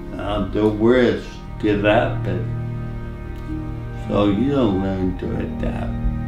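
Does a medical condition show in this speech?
Yes: traumatic brain injury (pontine cavernoma).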